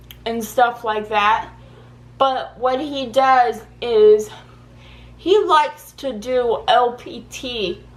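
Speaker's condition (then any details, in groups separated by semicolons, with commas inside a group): Cerebral palsy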